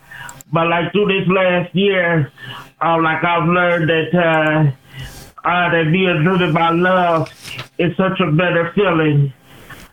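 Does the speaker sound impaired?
Yes: cerebral palsy; since birth, uses wheelchair, performs from wheelchair.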